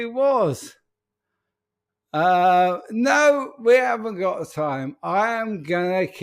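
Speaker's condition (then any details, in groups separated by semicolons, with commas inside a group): ALS; speech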